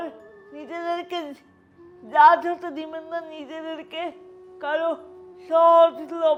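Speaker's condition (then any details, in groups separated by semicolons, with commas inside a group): Cerebral palsy; hand held bent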